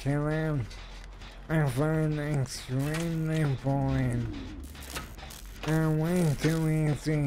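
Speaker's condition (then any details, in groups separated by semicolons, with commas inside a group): ALS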